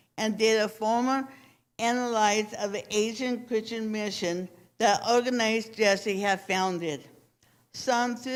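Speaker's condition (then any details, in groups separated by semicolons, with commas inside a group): Cerebral palsy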